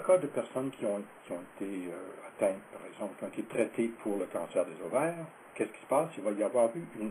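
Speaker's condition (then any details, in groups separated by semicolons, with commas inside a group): No condition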